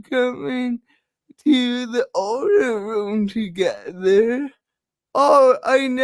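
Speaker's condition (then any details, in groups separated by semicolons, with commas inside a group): Cerebral palsy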